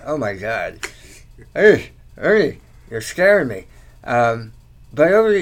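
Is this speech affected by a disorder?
Yes: tongue cancer surgery; three or four tongue surgeries.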